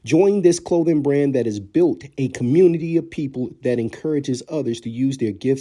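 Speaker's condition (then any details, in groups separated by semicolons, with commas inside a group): No condition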